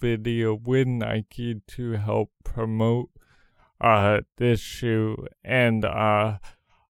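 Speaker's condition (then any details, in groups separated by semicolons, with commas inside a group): Cerebral palsy; congenital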